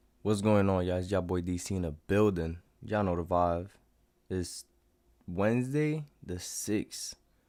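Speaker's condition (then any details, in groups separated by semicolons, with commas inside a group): No condition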